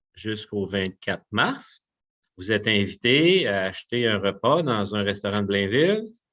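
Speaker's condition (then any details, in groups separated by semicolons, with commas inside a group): No condition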